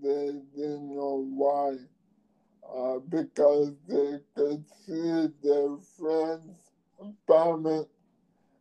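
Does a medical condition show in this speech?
Yes: ALS; voice box going, slurred speech, speaks very slowly, hard to hear.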